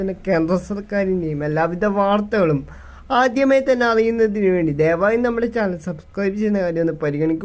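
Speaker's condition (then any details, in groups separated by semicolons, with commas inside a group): No condition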